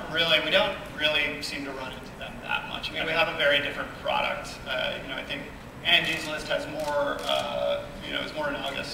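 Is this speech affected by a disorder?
No.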